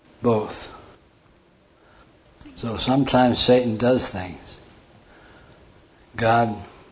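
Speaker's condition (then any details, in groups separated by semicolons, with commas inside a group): Parkinson's; Nebraska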